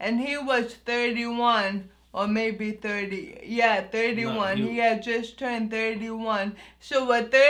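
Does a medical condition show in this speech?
Yes: anoxic brain injury.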